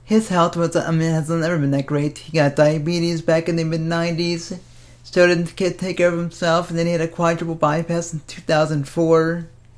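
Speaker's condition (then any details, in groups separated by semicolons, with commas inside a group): Cerebral palsy; Ilizarov leg operation, right hip displacement; speaks fast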